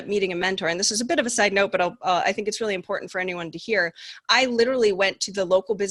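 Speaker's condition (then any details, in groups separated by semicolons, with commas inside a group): No condition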